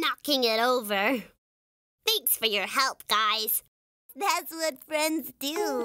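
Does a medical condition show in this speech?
No.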